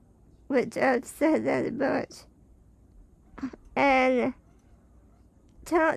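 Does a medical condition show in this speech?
Yes: spinal muscular atrophy type 2.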